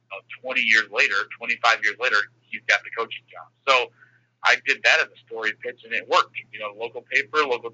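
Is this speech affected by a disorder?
No.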